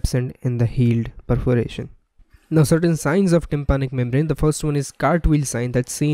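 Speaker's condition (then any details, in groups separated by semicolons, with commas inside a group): No condition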